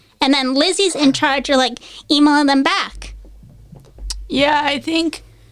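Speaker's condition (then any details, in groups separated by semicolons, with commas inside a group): No condition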